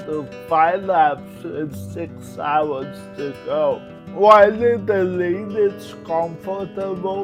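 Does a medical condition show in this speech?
Yes: cerebral palsy.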